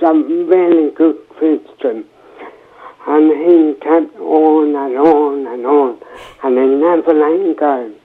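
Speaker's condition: Cerebral palsy, mild

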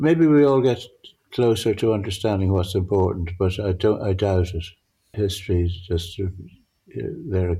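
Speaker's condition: Parkinson's; difficulty judging near and far

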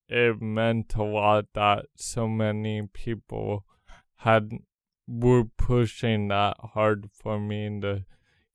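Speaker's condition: Cerebral palsy; congenital

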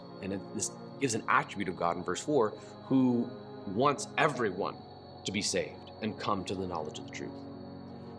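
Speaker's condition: No condition

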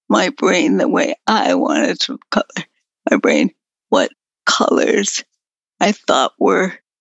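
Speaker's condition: Progressive multiple sclerosis; quadriplegic, no hand use, walker to scooter to wheelchairs, talking harder as disease progressed; slowly worsening, latest change is lack of voice, needs caffeine from chocolate or coffee to talk; voice up and down, in and out with pulmonary muscle strength, sometimes no voice, assistant speaks

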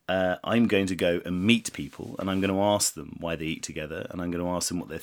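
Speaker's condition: No condition

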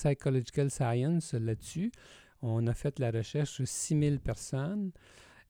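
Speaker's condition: No condition

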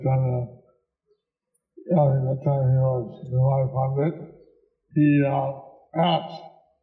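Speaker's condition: Stroke with facial paralysis; about 15 years since stroke

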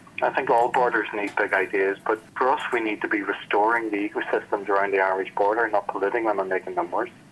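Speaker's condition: No condition

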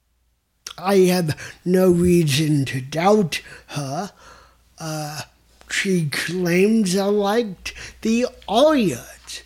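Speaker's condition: Mild cerebral palsy; mistaken for drunk

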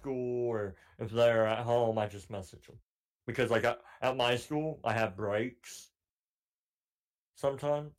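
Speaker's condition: Cleft palate; cannot say certain words

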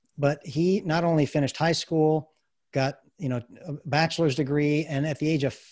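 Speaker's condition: No condition

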